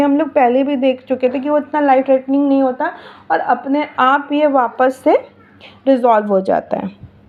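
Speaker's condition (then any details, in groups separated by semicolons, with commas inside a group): No condition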